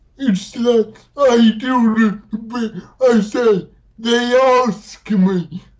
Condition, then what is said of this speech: Dysarthria. And now it's more like people occasionally can't understand me, but more often can.